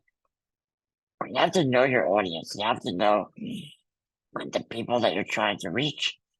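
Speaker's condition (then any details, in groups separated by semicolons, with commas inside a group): Muscular dystrophy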